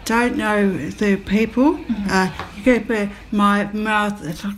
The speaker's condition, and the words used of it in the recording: Aphasia. Before the stroke, I talked with... Normal. Aphasia, it sounds different.